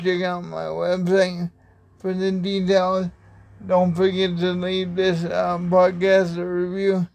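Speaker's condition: Cerebral palsy

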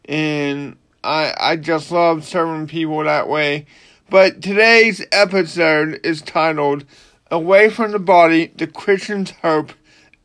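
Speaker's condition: Cerebral palsy; affects arms and hands

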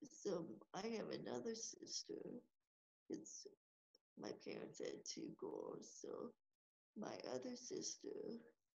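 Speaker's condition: Cerebral palsy; from birth, fever after birth, moved to Stillwater Oklahoma, diagnosed soon after, hip surgery around 11

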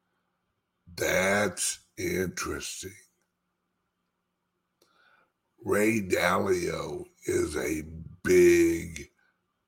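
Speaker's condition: Speech impediment; slight speech impediment

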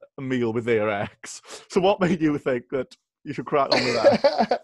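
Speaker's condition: No condition

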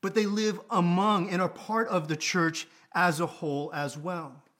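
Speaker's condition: No condition

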